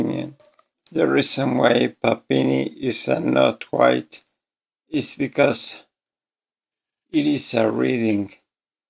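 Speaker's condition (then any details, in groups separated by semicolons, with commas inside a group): ALS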